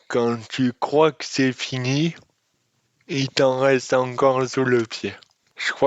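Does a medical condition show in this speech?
Yes: dystonia; speech disorder.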